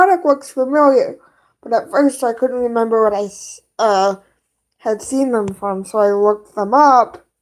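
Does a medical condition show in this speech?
Yes: cerebral palsy; both hands affected.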